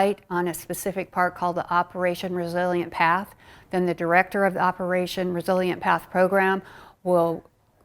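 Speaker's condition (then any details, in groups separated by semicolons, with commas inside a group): No condition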